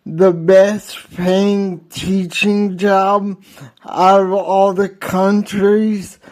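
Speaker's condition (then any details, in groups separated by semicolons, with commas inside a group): Hydrocephalus with shunt failure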